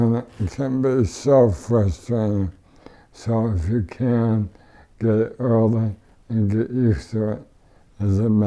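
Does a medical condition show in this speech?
Yes: ALS; tracheotomy, wheelchair.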